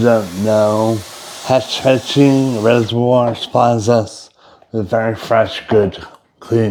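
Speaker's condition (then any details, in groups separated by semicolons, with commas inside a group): Brain injury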